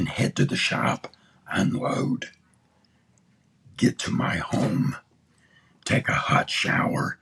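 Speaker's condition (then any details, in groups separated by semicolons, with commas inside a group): Throat cancer; tracheostomy tube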